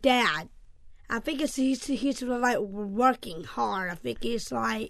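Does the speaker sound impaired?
Yes: Down syndrome; from birth, delivering doctor concerned at once, diagnosis confirmed about 2 weeks after birth.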